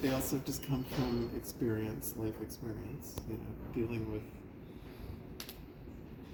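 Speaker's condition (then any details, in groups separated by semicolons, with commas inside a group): No condition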